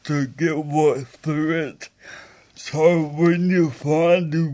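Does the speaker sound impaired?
Yes: stroke with aphasia; acquired brain injury from stroke, disability mostly in brain controlling muscles, balance issues, walks funny; about 10 years since stroke; talks funny, a bit of aphasia, thinking fine.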